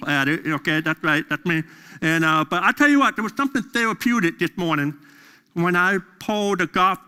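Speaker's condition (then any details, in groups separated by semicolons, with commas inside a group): Deafness; deaf during school years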